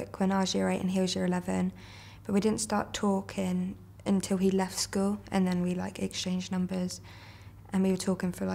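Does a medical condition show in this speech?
No.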